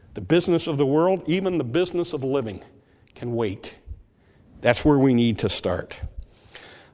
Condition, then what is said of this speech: None; typical speech.